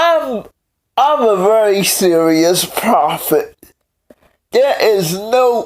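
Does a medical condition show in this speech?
Yes: cerebral palsy; several unnoticed strokes.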